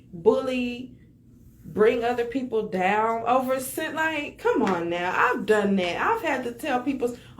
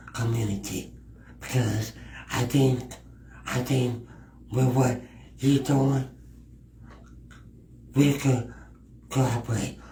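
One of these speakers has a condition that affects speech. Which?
The second: cerebral palsy; affects walking; not in wheelchair, not visibly apparent; speech issues, drools, spits a little when speaking.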